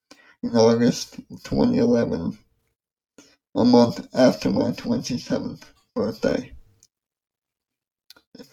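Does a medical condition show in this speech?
Yes: ALS; amyotrophic lateral sclerosis diagnosed August 2011 at age 27, symptoms began before diagnosis, progressive muscle weakness; about 10 years since diagnosis; affects mouth function, reading aloud affected, apologizes for speech, host takes over reading.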